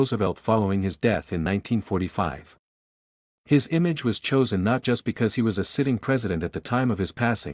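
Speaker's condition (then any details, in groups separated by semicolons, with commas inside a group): No condition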